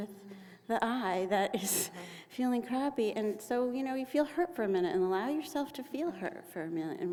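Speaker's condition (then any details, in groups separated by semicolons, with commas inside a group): No condition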